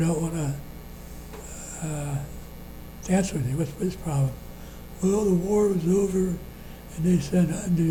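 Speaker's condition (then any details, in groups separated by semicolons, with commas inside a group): Parkinson's disease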